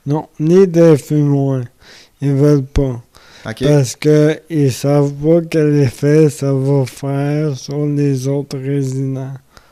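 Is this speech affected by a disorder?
Yes: amyotrophic lateral sclerosis.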